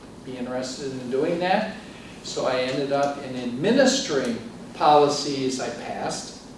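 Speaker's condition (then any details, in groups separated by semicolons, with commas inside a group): No condition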